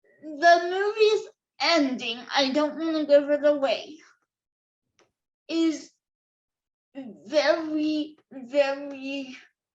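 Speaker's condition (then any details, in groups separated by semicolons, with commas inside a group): Cerebral palsy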